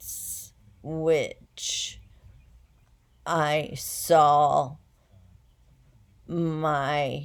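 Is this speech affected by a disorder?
Yes: essential tremor.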